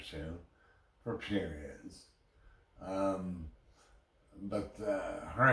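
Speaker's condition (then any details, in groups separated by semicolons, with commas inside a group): Brain injury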